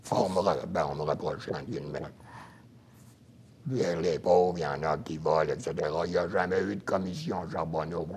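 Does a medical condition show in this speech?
Yes: throat cancer, voice prosthesis; throat cancer, laryngectomy, voice prosthesis; about 10 to 11 years since cancer; speaks with voice prosthesis for 10 years.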